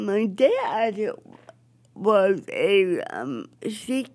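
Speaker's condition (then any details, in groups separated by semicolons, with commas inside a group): Cerebral palsy; affects speech, wheelchair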